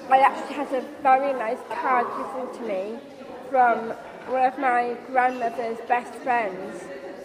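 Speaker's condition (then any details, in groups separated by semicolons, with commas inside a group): Down syndrome; learning disability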